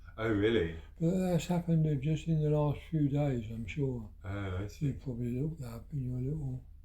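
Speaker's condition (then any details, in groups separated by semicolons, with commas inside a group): Parkinson's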